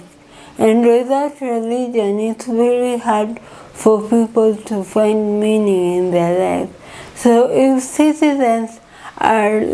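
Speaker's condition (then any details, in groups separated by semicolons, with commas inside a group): Cerebral palsy; from birth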